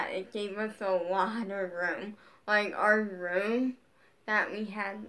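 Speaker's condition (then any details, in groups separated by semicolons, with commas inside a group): Brain injury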